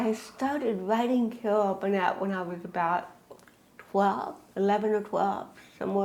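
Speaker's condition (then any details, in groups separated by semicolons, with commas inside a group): Cerebral palsy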